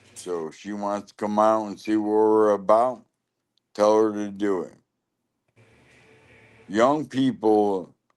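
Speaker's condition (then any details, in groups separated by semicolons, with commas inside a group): Lou Gehrig's disease (ALS)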